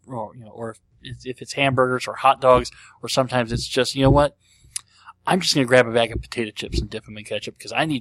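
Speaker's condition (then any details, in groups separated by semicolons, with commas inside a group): Cleft lip and palate; treated as a baby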